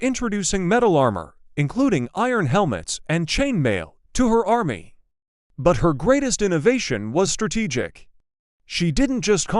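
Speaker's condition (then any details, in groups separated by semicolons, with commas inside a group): No condition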